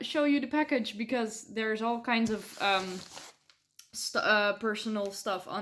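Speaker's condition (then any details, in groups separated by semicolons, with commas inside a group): No condition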